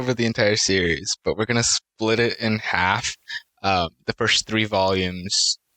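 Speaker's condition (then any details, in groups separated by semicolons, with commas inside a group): No condition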